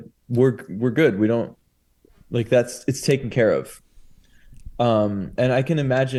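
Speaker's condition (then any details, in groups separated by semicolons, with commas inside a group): No condition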